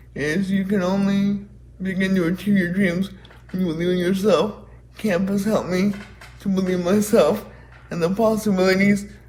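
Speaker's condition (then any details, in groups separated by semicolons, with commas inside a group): Cerebral palsy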